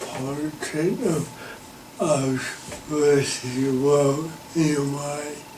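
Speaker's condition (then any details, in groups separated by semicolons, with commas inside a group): Cerebral palsy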